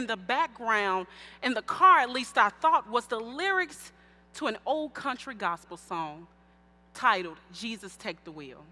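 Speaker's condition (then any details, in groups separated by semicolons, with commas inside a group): No condition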